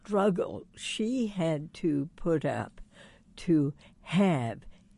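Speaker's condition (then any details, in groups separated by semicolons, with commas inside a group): Spasmodic dysphonia; diagnosed Johns Hopkins after six years, basal ganglia, cords clamp uncontrollably, botulinum toxin cord injection; still able to talk on air, voice breaks persist, speaks slowly; speaks very slowly, one injection took voice completely two weeks, only whisper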